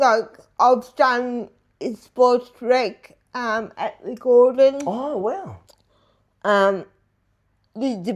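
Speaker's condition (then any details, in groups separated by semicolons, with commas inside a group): Disability affecting speech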